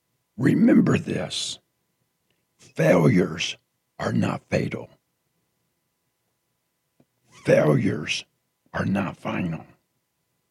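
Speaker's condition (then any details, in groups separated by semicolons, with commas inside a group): Partial laryngectomy after throat cancer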